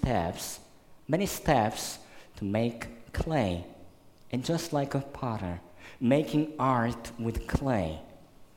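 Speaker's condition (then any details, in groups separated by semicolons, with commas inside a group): Cleft lip and palate, severe; congenital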